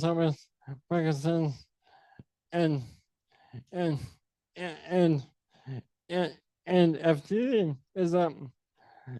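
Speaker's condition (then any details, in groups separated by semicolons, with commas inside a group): Sporadic ALS; diagnosed at age 32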